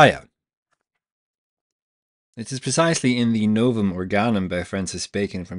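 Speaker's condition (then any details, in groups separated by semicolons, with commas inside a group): No condition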